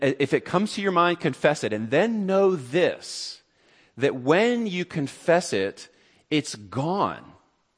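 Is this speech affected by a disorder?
No.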